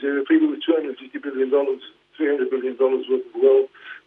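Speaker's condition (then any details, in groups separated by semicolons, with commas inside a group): Parkinson's; diagnosed 2019, led to retirement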